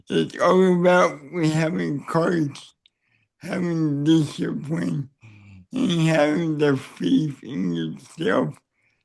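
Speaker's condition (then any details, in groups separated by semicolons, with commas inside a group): Cerebral palsy; neck surgery went badly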